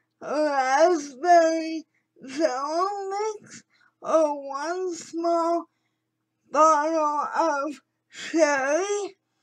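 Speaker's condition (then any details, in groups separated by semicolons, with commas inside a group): Cerebral palsy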